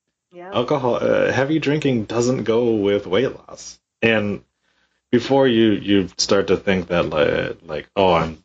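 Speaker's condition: No condition

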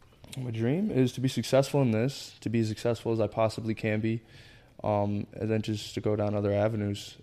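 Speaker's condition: No condition

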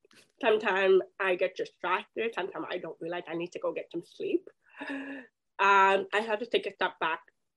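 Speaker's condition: Deafness, hard of hearing; relearned hearing, communicating and speaking

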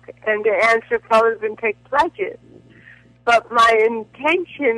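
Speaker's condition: Cerebral palsy; dependent on Botox

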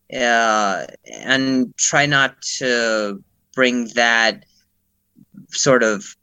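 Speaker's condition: Stutter; severe early in comedy career; voice used to be very slow, now much better; prolonged sounds, blocks

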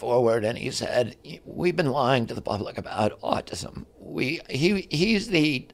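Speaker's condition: Spasmodic dystonia; voice affected

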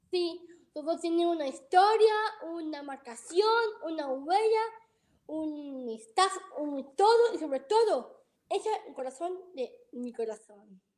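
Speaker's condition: Down syndrome; present from birth, heart surgery

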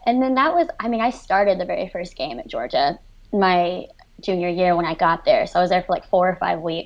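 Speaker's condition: Cleft lip and palate; congenital severe cleft lip and palate, about 23 surgeries by 17, acute ischemic stroke at 18, post-stroke seizures; after stroke unable to speak, text or write, speech pathologist and cognitive therapy, hindered about a year

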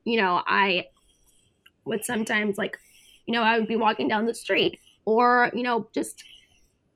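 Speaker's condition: Tracheostomy; tracheostomy tube for breathing, had whole life, nurse accompanied through childhood; uses tracheostomy tube to breathe, age 28

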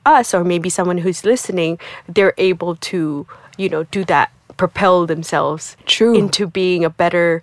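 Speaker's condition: No condition

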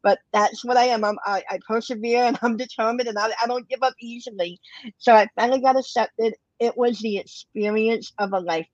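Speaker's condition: Cleft lip and palate, bilateral

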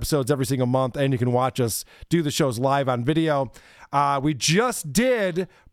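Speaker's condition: No condition

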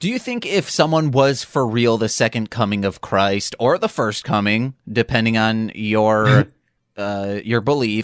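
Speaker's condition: No condition

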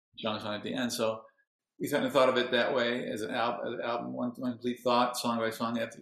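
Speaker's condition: Parkinson's disease; 19 years since

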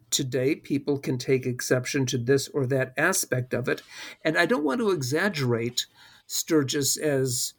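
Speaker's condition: No condition

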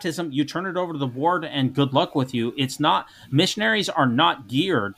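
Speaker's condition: No condition

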